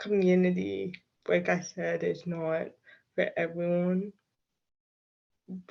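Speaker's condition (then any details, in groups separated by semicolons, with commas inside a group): Cerebral palsy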